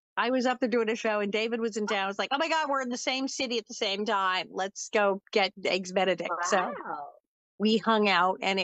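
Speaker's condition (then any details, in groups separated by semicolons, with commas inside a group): No condition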